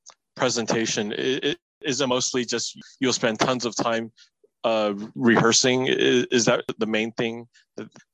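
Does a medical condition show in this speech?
Yes: stutter; stuttering since at least high school; blocks in the middle of talking to groups; here repeated sounds, prolonged sounds.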